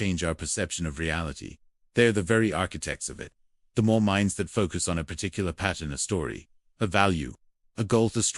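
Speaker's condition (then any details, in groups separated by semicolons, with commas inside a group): No condition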